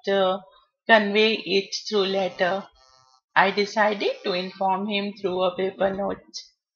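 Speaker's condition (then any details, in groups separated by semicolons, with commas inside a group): No condition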